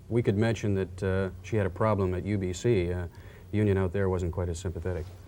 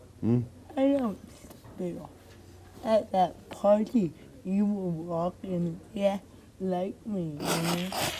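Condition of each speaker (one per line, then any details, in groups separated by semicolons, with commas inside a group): No condition
Cerebral palsy; walking and hand control improved over past year; speech improved over past year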